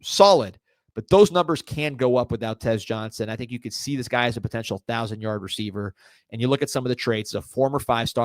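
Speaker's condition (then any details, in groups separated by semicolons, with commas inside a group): No condition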